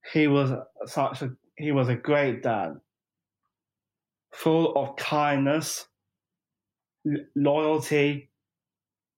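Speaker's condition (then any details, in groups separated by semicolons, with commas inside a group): Down syndrome; 45 years old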